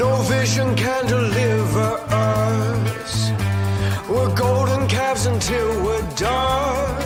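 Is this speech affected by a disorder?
No.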